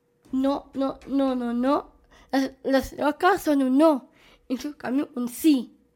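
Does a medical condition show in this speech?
Yes: Down syndrome; present from birth.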